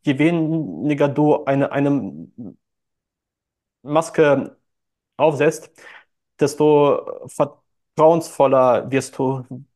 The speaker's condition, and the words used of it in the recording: Stuttering. Also erstmal hier für alle, die das hören oder sehen, wenn es ein bisschen hängt, ist es nicht euer WLAN, das bin ich.